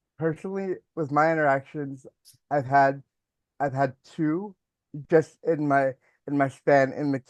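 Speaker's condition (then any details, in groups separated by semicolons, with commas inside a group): Cerebral palsy; present from birth, one side stronger, mobility device; mild speech impediment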